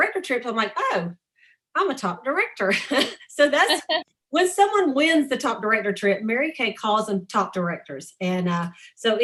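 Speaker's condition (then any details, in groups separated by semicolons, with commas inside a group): No condition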